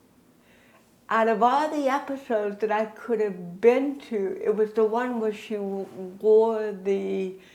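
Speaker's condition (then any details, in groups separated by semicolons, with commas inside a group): Cerebral palsy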